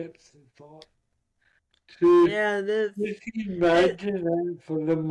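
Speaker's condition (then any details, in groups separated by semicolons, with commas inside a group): Cerebral palsy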